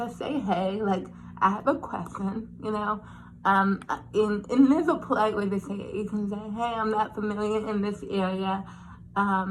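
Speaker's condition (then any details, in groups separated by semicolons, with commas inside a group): Cerebral palsy; since birth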